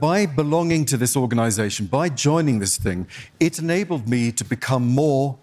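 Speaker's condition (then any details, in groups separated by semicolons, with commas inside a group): No condition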